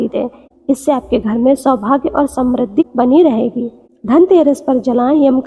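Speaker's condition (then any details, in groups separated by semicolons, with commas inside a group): No condition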